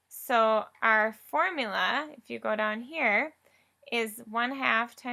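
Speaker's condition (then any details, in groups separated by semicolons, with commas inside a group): No condition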